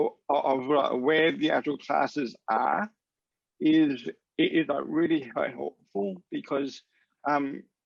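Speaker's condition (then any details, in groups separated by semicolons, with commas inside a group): Cerebral palsy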